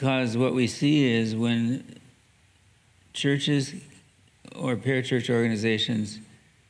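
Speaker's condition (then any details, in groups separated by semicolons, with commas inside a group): Parkinson's disease; about 6 years since onset, among 5% least affected per Barrow Neurological Clinic, Phoenix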